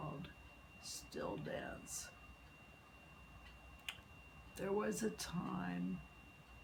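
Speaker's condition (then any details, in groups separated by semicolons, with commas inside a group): Multiple sclerosis; onset with leg weakness, seven years before diagnosis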